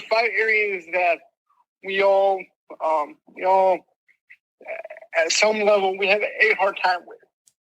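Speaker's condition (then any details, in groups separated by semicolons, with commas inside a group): Mild cerebral palsy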